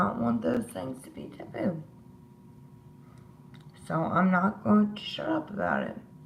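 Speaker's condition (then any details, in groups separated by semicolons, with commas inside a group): Disability causing slurred speech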